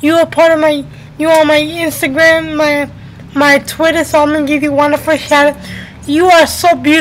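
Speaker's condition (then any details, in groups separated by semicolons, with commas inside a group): Cerebral palsy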